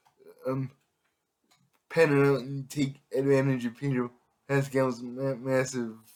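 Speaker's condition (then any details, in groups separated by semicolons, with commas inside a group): Cerebral palsy; able to speak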